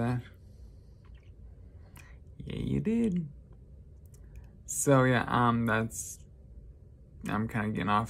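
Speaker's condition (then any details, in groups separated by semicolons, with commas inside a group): Traumatic brain injury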